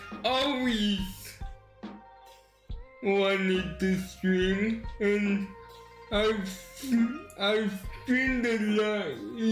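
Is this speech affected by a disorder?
Yes: cerebral palsy.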